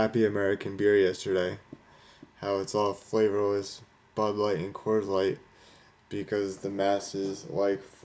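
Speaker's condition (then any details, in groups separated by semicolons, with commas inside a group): Cerebral palsy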